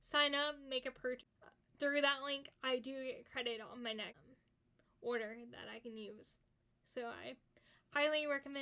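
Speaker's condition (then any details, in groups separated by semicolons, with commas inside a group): Cerebral palsy, spastic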